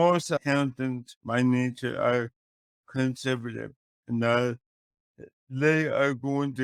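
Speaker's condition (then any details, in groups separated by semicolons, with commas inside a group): Cerebral palsy; speech affected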